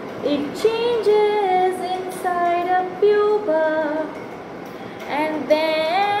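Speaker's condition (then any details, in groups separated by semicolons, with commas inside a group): No condition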